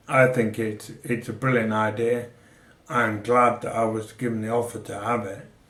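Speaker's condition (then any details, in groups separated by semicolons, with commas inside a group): MND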